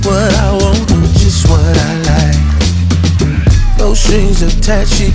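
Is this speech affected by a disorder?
No.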